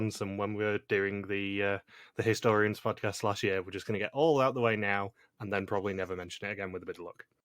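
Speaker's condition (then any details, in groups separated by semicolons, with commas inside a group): No condition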